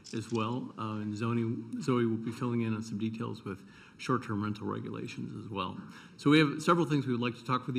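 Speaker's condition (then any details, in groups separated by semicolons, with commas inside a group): No condition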